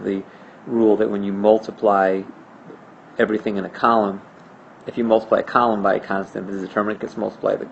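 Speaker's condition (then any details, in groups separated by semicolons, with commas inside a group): No condition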